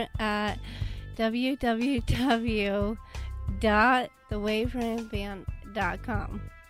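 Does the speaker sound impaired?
Yes: Down syndrome; known since infancy.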